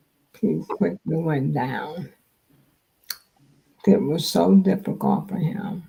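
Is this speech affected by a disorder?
Yes: multiple sclerosis.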